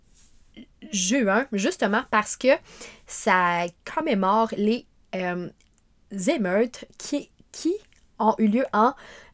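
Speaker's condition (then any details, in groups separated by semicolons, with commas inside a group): Stuttering; meditation practice for some years, found helpful; repeated sounds, blocks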